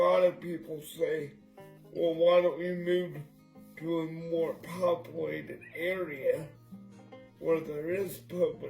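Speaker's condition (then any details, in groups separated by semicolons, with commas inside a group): Cerebral palsy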